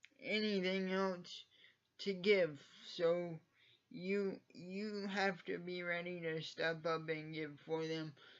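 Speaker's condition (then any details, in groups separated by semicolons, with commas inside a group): Cerebral palsy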